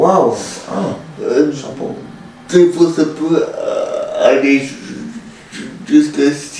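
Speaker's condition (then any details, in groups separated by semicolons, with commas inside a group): Cerebral palsy; uses wheelchair; conductive education, horse riding, nearly gets out of bed alone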